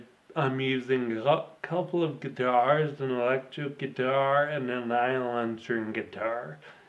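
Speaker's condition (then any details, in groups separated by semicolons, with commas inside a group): Ataxia; affects coordination and balance; slight slurring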